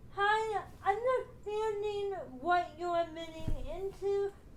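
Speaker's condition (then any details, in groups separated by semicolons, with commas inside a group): Cerebral palsy, spastic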